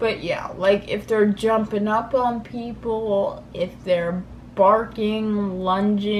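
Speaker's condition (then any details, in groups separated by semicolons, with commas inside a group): Cerebral palsy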